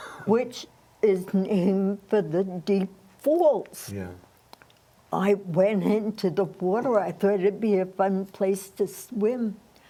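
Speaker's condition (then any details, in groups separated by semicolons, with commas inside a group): Essential tremor; voice tremor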